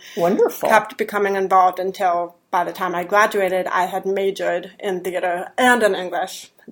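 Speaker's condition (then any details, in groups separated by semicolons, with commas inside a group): Deafness; deafness diagnosed at age 3, residual low-frequency hearing, hears men's voices better than women's; hearing aids that help, lip reads, sign language; raised oral, 11 years of speech therapy, practiced mouth and tongue movement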